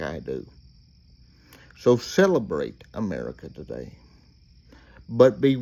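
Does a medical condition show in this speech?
Yes: cerebral palsy; reports speaking clearly.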